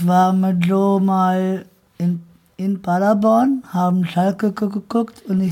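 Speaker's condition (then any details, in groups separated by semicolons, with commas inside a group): Down syndrome; trisomy 21 from birth, born five weeks early, emergency surgery after birth in Hannover, formerly wore back corset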